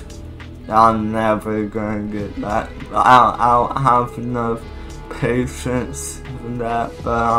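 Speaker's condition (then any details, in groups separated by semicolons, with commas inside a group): Cerebral palsy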